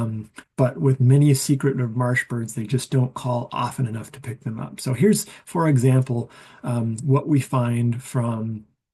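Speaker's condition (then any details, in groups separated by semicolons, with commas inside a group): No condition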